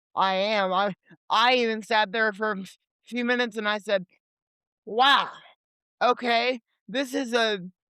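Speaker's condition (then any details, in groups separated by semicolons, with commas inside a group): Cerebral palsy; lifelong wheelchair user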